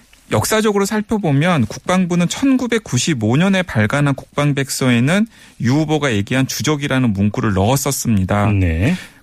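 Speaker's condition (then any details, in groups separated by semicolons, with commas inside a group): No condition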